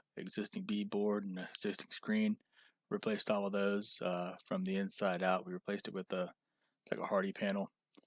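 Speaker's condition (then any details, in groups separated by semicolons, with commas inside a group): No condition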